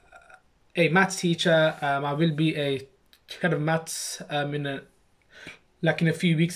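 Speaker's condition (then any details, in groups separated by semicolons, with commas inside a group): Stammer; stammer since childhood, spoke little when young to hide it; struggles to say own name, slow to get out, less stammering with put-on Birmingham accent or exaggerated speech; prolonged sounds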